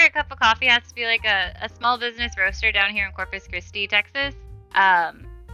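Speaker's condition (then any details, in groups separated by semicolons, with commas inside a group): No condition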